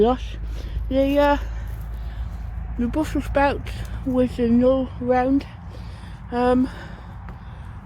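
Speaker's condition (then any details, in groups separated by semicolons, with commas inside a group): Tongue cancer, partial glossectomy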